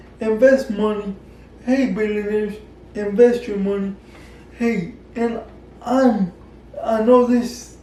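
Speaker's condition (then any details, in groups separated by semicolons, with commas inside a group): Cerebral palsy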